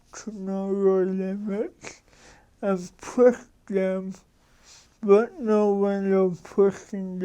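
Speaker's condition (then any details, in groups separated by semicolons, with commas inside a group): Cerebral palsy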